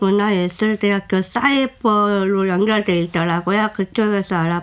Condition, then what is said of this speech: Down syndrome. 아니 근데 너무 말을 잘하고 너무 의사소통이 원활해서